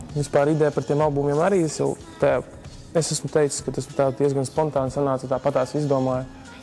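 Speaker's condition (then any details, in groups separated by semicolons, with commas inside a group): No condition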